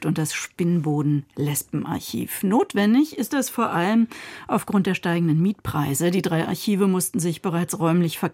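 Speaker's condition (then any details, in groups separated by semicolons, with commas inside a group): No condition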